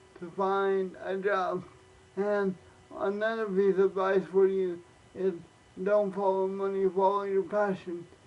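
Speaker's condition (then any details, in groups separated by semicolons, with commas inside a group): Cerebral palsy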